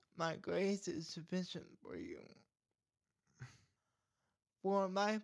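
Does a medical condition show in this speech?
Yes: cerebral palsy; speech problem due to cerebral palsy.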